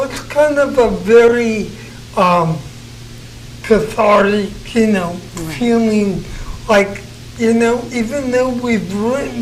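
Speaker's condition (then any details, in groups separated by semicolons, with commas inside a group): Cerebral palsy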